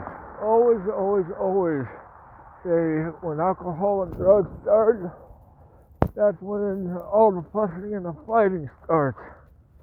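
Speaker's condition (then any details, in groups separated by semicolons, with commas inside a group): Parkinson's; speech impediment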